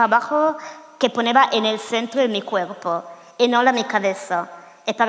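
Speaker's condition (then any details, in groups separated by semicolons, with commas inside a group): No condition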